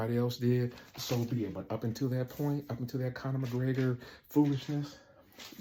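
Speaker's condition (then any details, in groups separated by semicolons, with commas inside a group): No condition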